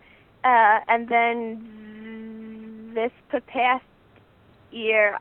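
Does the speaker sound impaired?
Yes: stuttering; stuttering since beginning to talk, speech therapy with own speech therapist; about 18, starting college, therapy every two weeks, summer three-session intensive, Friends National Association; needs extra time to speak, letters to teachers, friends avoid filling in words; here repeated sounds.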